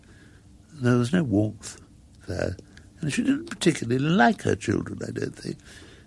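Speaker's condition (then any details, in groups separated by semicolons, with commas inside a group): Muscular dystrophy; gradually able to do less, helped around by carers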